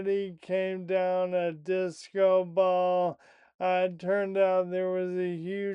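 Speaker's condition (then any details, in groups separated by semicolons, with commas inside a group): Primary lateral sclerosis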